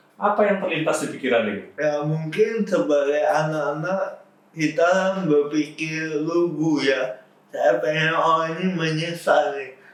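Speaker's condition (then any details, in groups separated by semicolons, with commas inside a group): Cerebral palsy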